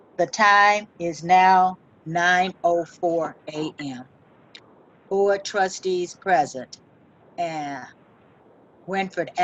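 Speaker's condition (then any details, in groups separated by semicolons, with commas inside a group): No condition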